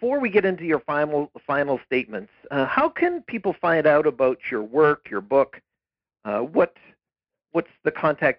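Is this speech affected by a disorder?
No.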